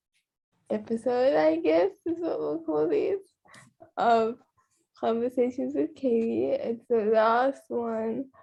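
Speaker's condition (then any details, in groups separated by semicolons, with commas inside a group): Cerebral palsy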